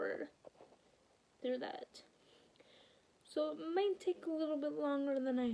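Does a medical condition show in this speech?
Yes: cerebral palsy, spastic quadriplegic.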